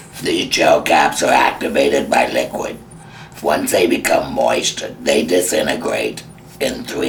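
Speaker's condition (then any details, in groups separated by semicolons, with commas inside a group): Laryngectomy with voice prosthesis; laryngectomy, low pressure voice prosthesis in tracheoesophageal puncture; prosthesis removed during recording; speaking without prosthesis, prosthesis normally routes air for speech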